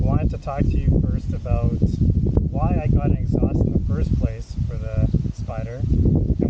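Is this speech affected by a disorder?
No.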